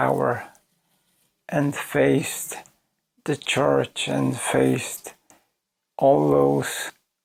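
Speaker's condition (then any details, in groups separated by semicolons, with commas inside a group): ALS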